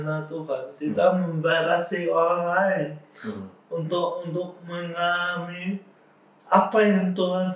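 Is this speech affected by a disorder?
Yes: cerebral palsy.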